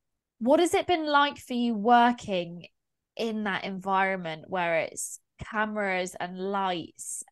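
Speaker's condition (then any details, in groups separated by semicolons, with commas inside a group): No condition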